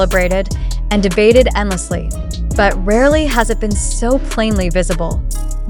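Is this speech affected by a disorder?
No.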